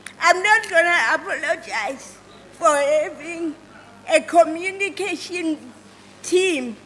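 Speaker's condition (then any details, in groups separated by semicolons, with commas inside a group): Cerebral palsy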